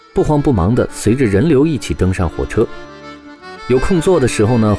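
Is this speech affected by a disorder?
No.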